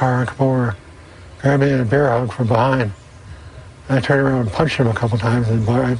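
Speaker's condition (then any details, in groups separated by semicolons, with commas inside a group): Parkinson's; age 68, walks very slowly using a pole, boxing as Parkinson's therapy; reduced strength compared with before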